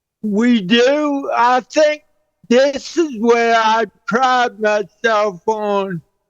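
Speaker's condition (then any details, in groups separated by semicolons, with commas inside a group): Cerebral palsy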